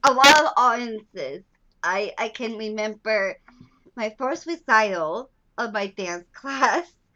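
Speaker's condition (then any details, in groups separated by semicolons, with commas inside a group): Down syndrome; lifelong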